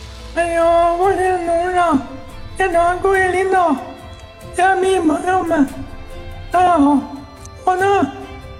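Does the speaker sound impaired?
Yes: ALS; amyotrophic lateral sclerosis, cause unknown; joining by remote video link.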